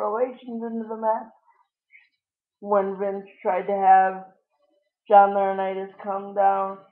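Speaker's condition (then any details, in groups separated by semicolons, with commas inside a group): Cerebral palsy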